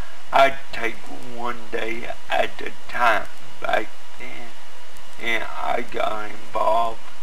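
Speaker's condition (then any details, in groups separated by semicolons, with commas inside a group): Cerebral palsy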